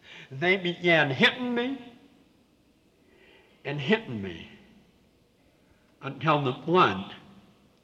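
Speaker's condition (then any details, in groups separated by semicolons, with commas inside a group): Severe cleft palate with lisp; congenital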